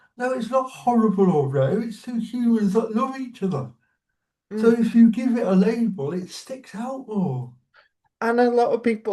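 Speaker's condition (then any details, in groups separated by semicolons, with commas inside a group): Cerebral palsy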